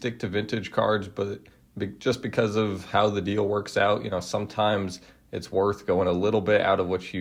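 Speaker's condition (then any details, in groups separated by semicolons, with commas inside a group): No condition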